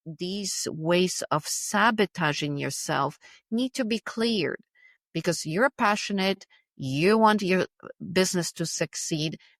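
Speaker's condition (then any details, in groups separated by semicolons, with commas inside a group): No condition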